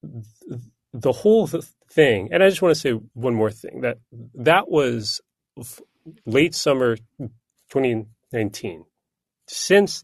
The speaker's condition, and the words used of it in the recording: Stuttering. I never even worry about the prospect of it when I sing.